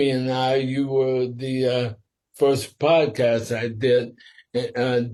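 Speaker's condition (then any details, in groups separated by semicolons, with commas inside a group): Sporadic ALS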